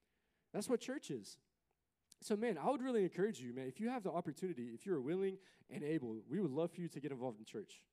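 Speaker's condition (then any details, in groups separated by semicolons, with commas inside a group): No condition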